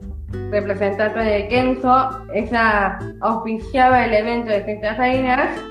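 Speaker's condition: Down syndrome; from birth

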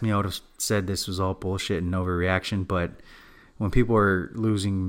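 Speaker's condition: No condition

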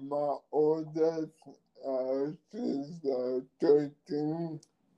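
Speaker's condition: ALS; progressing

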